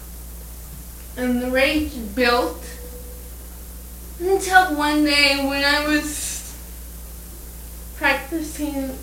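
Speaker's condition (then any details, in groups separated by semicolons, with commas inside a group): Cerebral palsy; air blocked after birth, revived, weak loose muscles, foot drop, trips and falls, slow rising; slurred, unintelligible when excited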